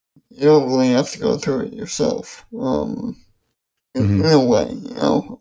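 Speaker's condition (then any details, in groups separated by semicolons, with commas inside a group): ALS; amyotrophic lateral sclerosis diagnosed August 2011 at age 27, symptoms began before diagnosis, progressive muscle weakness; affects mouth function, reading aloud affected, apologizes for speech, host takes over reading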